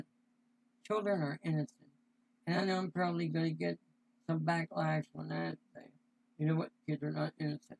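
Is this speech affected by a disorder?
Yes: cerebral palsy; voice sound affected.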